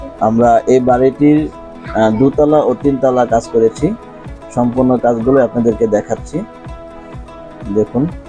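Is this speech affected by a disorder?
No.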